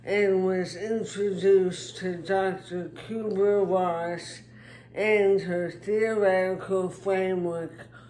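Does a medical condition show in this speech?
Yes: traumatic brain injury; speech impairment.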